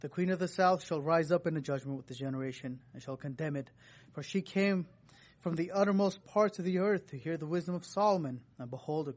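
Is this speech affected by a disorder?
No.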